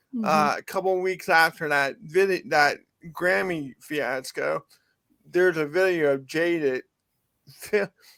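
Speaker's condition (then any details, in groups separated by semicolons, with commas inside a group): Cerebral palsy; from birth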